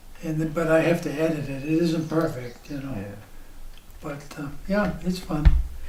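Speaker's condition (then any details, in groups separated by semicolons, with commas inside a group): ALS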